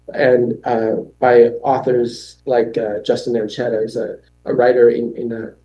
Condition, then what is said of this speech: Stuttering. And that's because I tend to have more kind of like blocks in my speech than art.